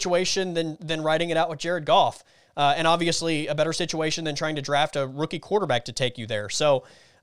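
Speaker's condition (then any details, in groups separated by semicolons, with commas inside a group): No condition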